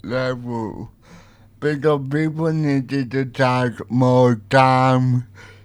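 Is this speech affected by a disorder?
Yes: cerebral palsy; uses light writer communication device; partly voiced, partly typed audio on light writer communication device.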